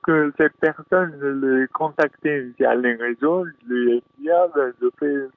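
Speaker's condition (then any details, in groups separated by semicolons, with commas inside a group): Dystonia; neurological brain disorder, oxygen lack impairing muscle supply, from delivery complication, present since birth; 24 years old, just finished running stage of tour; elocution disorder, fine motor impairment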